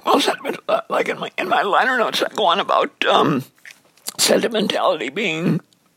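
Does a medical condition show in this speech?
Yes: dysphonia; onset during recording project, lost singing voice, steroid dose allowed finishing last 28 songs; voice raspier, sometimes squeakier, strained; raspy, lost ability to sing.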